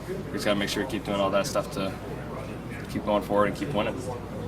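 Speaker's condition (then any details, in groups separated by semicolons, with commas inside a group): No condition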